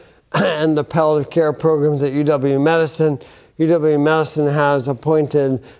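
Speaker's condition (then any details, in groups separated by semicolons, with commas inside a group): Bulbar onset ALS; affects speech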